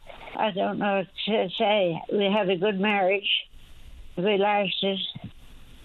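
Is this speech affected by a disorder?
Yes: speech impediment after stroke, mild; stroke a couple of years ago; some words may need clarifying, son Chess offers to clarify.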